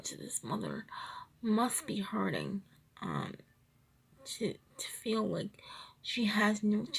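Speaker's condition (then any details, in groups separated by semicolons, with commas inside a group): Cerebral palsy, triplegia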